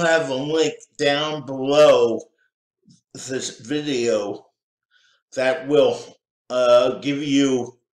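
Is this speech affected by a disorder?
Yes: cerebral palsy.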